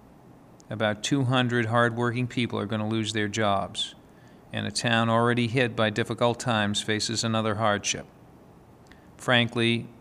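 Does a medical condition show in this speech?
No.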